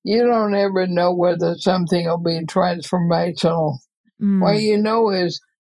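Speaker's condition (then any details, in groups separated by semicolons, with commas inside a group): ALS; expects to die within couple of years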